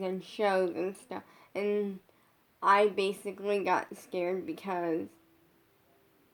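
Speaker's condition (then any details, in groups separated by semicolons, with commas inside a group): Brain injury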